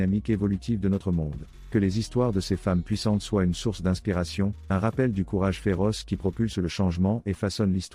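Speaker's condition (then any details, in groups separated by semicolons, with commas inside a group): No condition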